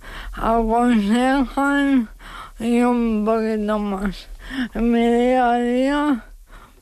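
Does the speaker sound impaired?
Yes: ALS; diagnosed at about age 35.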